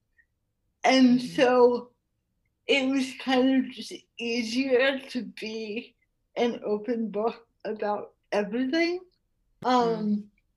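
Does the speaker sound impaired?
Yes: cerebral palsy; spastic tetraplegia from birth, whole body, involuntary spasms, tightness, declined tendon-lengthening surgery, childhood PT, Feldenkrais; impediment from tongue muscle involvement, nose typing easier than voice dictation.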